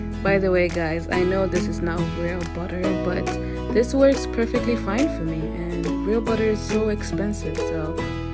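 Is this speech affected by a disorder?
No.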